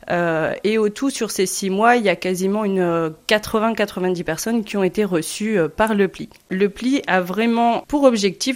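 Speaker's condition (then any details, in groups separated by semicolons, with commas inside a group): No condition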